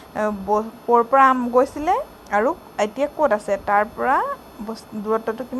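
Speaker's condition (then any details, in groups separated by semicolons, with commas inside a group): No condition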